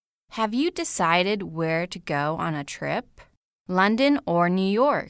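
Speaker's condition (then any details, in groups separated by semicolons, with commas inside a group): No condition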